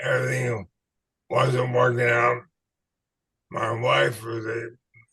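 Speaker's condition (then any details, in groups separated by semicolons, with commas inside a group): ALS/MND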